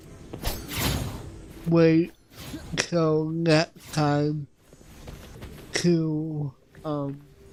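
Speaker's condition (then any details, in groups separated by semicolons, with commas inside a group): Cerebral palsy; affects voice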